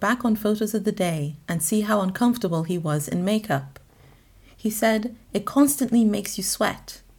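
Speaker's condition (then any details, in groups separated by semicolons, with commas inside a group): No condition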